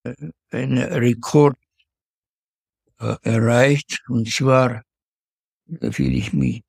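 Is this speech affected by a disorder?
Yes: Parkinson's disease; enormous forgetfulness; severe forgetfulness; forgets words mid-sentence.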